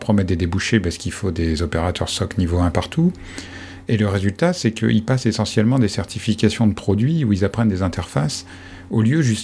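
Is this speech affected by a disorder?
No.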